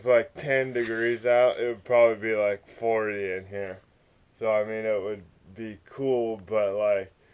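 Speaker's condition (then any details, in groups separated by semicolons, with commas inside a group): Cerebral palsy; spastic, affects walking and legs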